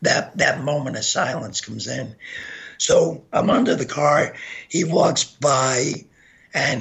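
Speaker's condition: Gunshot injury to voice box; shot 15 times

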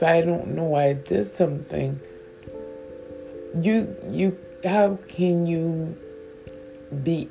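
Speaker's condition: Stroke with stutter; linked by speaker to not sleeping

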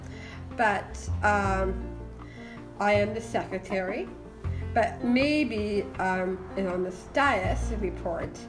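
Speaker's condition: Down syndrome

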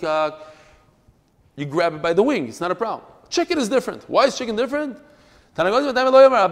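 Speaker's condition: No condition

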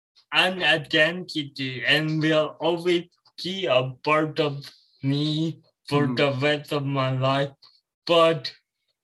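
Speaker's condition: Cerebral palsy

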